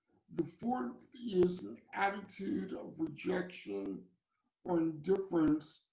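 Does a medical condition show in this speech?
Yes: cerebral palsy; from birth.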